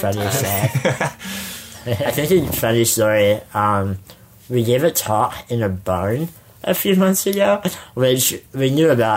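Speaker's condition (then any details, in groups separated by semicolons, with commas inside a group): Spinal muscular atrophy; congenital, wheelchair for most of life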